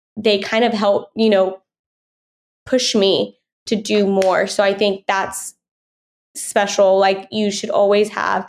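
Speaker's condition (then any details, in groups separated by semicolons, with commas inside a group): Stuttering; present since at least college; stutter could be edited out of on-air recordings, early doubts about speaking roles; blocks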